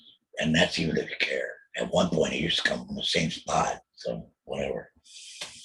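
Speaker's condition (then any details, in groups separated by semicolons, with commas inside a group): Total laryngectomy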